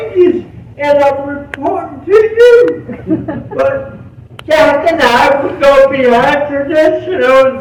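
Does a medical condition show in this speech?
Yes: cerebral palsy; present from birth.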